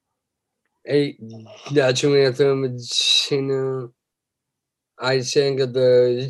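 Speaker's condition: Down syndrome

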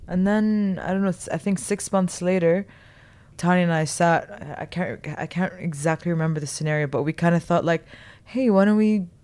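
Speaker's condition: No condition

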